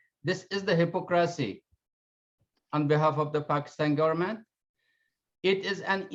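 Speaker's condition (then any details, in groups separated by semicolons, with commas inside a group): No condition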